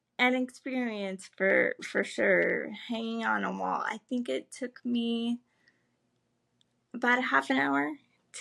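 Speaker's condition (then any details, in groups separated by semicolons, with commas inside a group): Cerebral palsy; spastic legs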